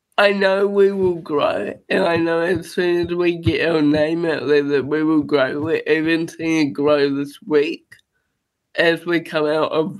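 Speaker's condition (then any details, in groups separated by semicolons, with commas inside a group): Cerebral palsy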